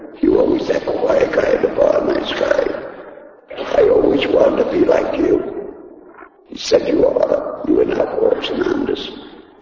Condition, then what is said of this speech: Laryngectomy. And then, he put this piece of thing in my throat, and they told me how to talk.